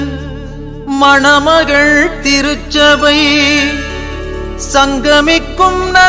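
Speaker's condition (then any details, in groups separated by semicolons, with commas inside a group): No condition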